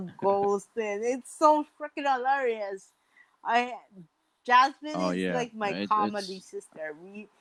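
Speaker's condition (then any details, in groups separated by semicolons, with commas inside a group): Mild cerebral palsy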